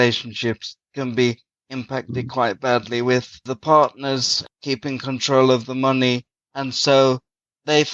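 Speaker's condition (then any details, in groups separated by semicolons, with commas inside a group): Cerebral palsy; from birth, very premature birth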